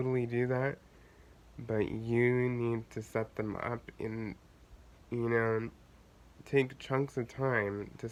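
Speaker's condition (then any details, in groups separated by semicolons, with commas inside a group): Cerebral palsy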